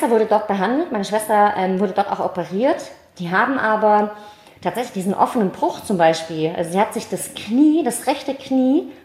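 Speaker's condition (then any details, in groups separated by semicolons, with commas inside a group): Cleft palate, mild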